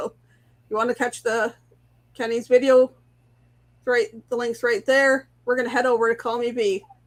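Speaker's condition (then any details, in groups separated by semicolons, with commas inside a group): No condition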